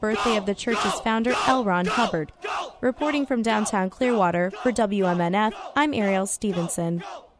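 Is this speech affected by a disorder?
No.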